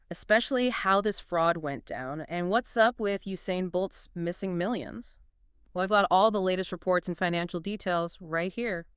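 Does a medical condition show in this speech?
No.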